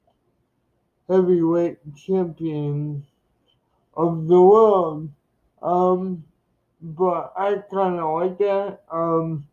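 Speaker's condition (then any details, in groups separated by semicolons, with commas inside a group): Cerebral palsy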